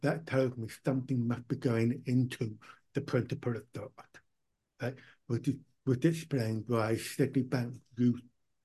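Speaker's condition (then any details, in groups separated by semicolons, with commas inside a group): Profound deafness; born profoundly deaf, powerful hearing aids early, cochlear implant one ear after ear problem; cochlear implant about 20 years, hears nothing with implant off; hearing aids let own speech be heard, speech not too bad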